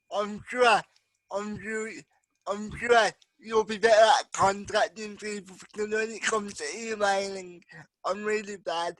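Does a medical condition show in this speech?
Yes: cerebral palsy.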